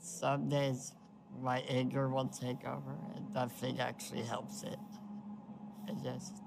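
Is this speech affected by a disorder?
Yes: Duchenne muscular dystrophy; progressive weakness destroying all muscles, walked as child, stopped walking at age 7.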